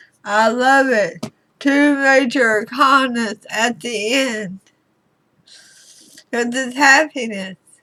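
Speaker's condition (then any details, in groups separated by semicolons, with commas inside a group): Throat cancer radiation damage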